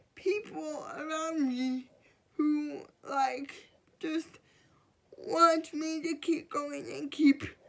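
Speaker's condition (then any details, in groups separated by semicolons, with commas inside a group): Cerebral palsy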